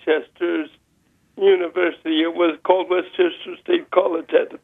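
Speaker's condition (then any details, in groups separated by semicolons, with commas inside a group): Spastic cerebral palsy; lifelong wheelchair use, now power chair for mobility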